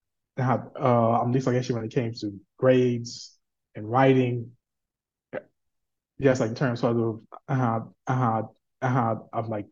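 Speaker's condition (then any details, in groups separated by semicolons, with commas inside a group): Stuttering; stutter since childhood, severe in youth, older brother also stuttered, past stuttering therapy; no longer in therapy, open about stuttering; stuttered a lot in job interviews, missed job opportunities; repeated sounds, repeated words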